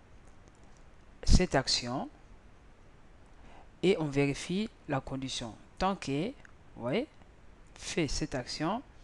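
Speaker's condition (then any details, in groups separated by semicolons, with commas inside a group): No condition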